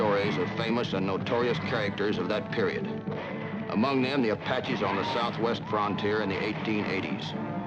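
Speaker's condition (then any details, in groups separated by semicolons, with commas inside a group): No condition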